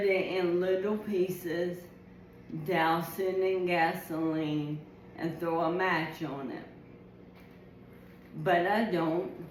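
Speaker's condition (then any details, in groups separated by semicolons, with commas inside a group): ALS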